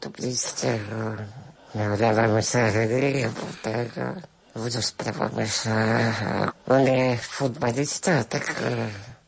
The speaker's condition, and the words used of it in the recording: Spinal muscular atrophy. Nemohli by ste hýbať končatinami, dýchať a hovoriť by vám umožňoval prístroj a bez pomoci druhého človeka by ste v podstate nemohli existovať.